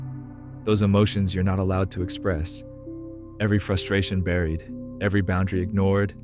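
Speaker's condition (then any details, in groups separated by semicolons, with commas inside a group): No condition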